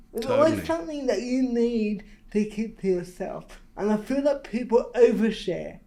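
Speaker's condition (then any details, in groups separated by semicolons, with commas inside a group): Cerebral palsy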